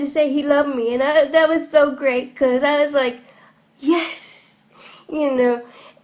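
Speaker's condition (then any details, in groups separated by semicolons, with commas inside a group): Cerebral palsy; from birth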